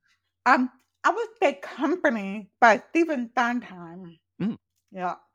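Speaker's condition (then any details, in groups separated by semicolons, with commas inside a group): Profoundly deaf, congenital; not British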